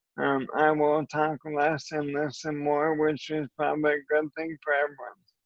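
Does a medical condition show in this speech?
Yes: ALS; voice affected, voice changes about a year after onset.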